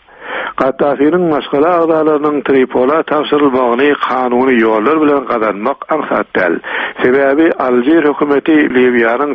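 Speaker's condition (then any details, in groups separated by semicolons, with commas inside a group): No condition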